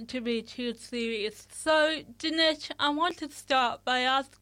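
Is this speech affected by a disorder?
Yes: cerebral palsy; present from birth.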